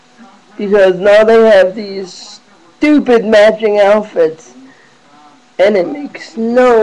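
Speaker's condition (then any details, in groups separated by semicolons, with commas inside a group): Cerebral palsy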